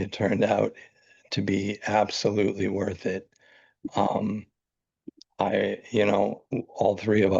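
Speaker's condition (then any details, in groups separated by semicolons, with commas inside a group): ALS; brain-computer interface implant; about 3.5 years with ALS, implant recently started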